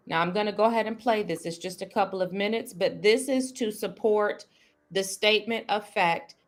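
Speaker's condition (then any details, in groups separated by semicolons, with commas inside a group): No condition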